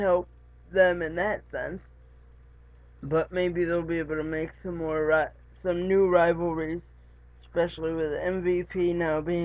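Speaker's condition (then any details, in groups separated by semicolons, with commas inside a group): Cerebral palsy; lifelong, wheelchair user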